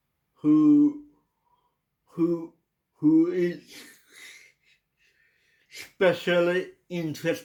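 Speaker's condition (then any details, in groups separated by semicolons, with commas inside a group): Cerebral palsy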